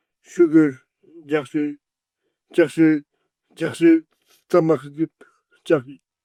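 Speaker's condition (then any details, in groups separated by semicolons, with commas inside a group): Cerebral palsy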